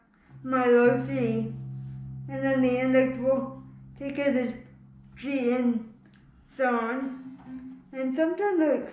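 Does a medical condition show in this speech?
Yes: spastic cerebral palsy; can speak.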